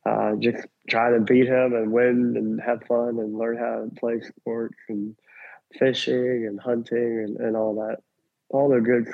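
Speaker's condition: Cleft lip and palate; congenital

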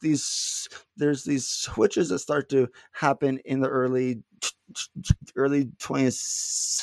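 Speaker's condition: Stuttering; not stuttering much currently; little stuttering currently; repeated words, prolonged sounds

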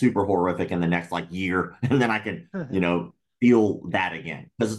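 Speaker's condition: Cleft lip and palate; present from birth

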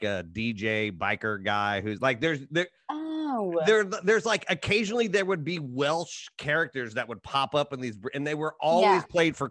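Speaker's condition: No condition

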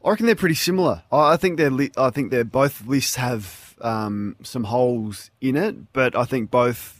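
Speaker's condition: No condition

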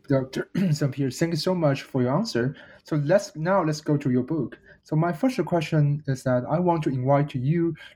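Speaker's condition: No condition

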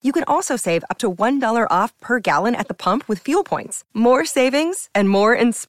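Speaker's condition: No condition

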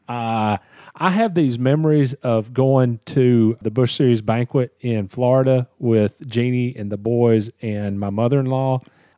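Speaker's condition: No condition

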